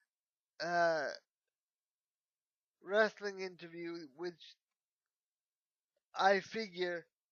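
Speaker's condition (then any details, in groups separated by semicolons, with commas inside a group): Cerebral palsy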